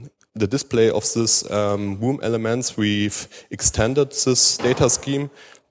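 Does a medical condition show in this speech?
No.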